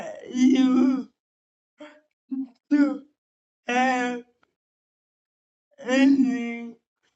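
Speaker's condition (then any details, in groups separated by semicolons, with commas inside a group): Cerebral palsy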